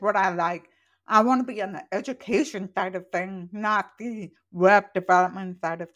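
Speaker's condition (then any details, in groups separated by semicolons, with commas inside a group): Profoundly deaf, congenital; born profoundly deaf, hearing aid wearer, learned to speak orally, does not know sign language; accent from deafness, not British, described as accent from nowhere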